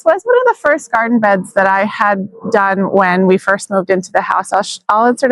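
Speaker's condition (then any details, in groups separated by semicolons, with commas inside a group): No condition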